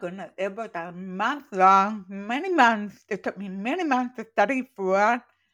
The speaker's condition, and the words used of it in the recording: Deafness. I knew I had an accent that hailed from nowhere accessible